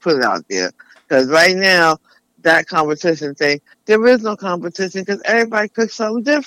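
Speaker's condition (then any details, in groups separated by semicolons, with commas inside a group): Tongue cancer; lisp, earlier sounded less clear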